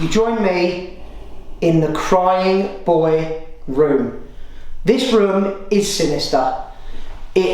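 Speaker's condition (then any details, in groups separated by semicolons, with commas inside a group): No condition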